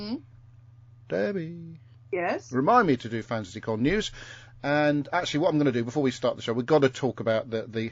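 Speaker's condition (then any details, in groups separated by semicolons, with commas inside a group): No condition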